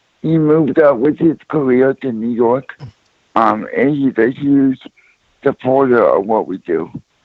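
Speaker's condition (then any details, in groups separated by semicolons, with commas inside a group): Cerebral palsy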